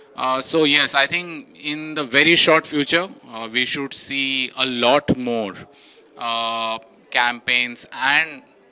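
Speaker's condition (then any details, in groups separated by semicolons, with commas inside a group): No condition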